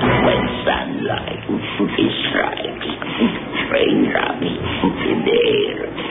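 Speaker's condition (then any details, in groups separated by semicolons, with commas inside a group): Laryngectomy after throat cancer, oesophageal; throat cancer from heavy smoking, larynx removed; learned esophageal speech over one year; esophageal speech via swallowed air, frog-like voice, can sing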